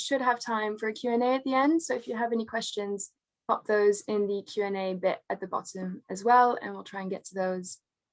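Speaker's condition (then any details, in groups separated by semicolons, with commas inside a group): No condition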